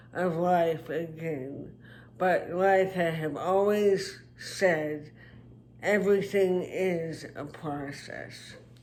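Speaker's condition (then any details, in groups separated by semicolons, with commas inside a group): Traumatic brain injury; speech impairment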